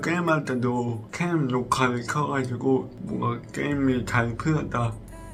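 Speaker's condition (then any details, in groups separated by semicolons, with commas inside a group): Brain lesion disability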